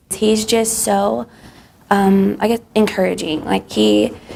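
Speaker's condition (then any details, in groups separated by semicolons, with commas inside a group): No condition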